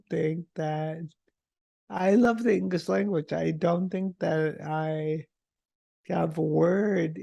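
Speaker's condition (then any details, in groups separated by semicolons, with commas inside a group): Multiple sclerosis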